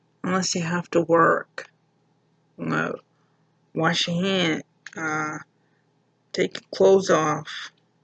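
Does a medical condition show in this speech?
Yes: cerebral palsy.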